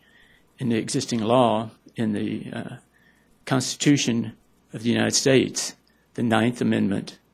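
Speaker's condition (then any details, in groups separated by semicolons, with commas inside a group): Parkinson's; may stumble over words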